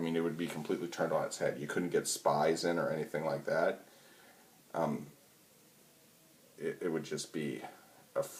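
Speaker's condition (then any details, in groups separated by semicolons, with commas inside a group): No condition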